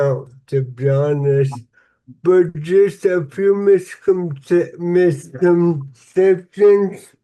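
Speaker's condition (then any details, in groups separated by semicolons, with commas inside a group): Cerebral palsy; somewhat slurred speech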